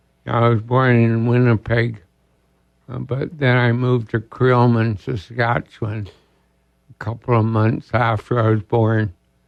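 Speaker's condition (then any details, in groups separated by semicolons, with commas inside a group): ALS; diagnosed about two years ago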